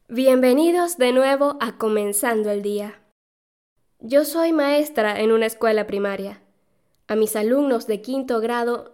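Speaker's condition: No condition

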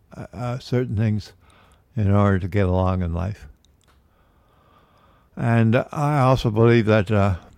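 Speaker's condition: Parkinson's disease; man aged 73

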